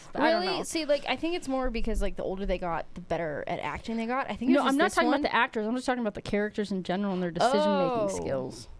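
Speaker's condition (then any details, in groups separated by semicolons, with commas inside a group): No condition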